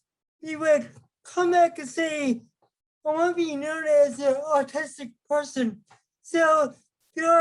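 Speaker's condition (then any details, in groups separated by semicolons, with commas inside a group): Cerebral palsy; from birth, affects movement; wheelchair user; affects ability to speak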